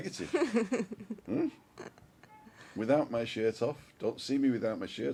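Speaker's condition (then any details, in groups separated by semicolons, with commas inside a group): No condition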